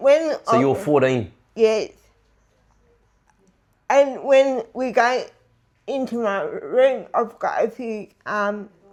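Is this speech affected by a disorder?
Yes: disability affecting speech.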